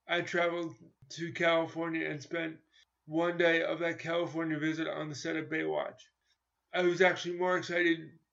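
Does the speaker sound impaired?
Yes: cerebral palsy; stuttered about 10 seconds during a past phone call.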